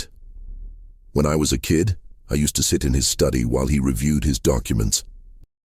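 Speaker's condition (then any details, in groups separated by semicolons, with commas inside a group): No condition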